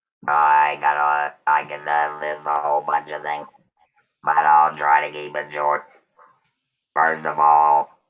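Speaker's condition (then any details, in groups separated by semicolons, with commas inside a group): Total laryngectomy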